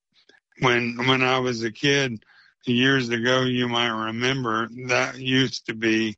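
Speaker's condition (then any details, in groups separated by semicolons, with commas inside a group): ALS; slower progression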